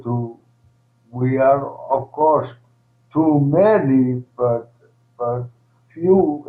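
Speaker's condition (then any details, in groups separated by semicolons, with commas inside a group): ALS, primary lateral sclerosis; first diagnosed ALS, rediagnosed PLS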